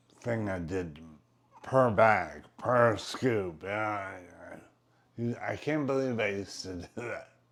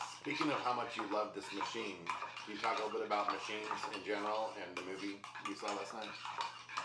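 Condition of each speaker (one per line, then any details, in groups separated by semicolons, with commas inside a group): Brain injury; lost control of body including speech
No condition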